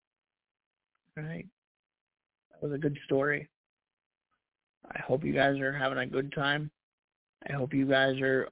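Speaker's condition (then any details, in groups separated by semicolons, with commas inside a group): Cerebral palsy; voice improved over last year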